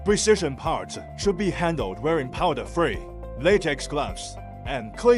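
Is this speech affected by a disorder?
No.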